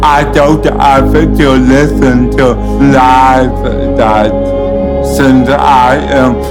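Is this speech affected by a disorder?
Yes: cerebral palsy; congenital cerebral palsy, present from birth, not from an accident.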